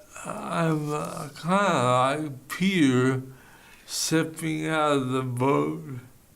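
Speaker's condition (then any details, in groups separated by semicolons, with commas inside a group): ALS; bulbar onset, slurred speech first; recently diagnosed, symptoms over a year; worsening slurred speech, eventual breathing failure mentioned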